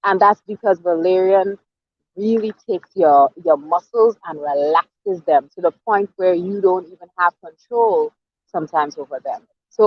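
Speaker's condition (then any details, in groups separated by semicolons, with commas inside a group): No condition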